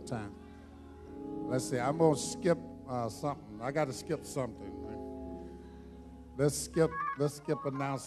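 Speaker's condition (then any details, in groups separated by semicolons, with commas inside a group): No condition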